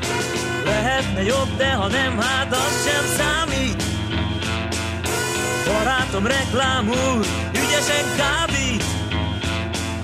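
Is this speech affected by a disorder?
No.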